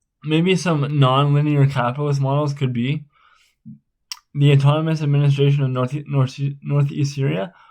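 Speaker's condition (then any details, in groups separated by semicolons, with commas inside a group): Spastic cerebral palsy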